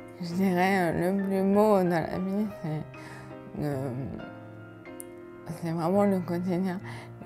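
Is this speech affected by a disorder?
Yes: ALS; about 1.5 years since onset, began in fingers.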